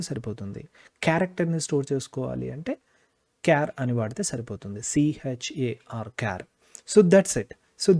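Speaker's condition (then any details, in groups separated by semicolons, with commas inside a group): No condition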